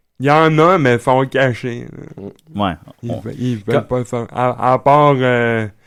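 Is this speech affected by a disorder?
Yes: cerebral palsy; from birth, oxygen lack, legs weak, learning difficulties.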